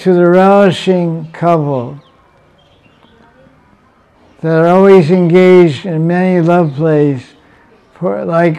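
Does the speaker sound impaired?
Yes: deafness; unsure of microphone volume, asks audience whether heard, finds sound way too loud.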